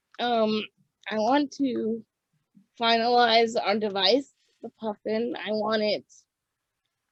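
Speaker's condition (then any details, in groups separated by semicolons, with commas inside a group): Cerebral palsy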